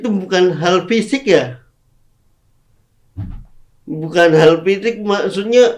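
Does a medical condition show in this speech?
Yes: cerebral palsy; speaking is difficult.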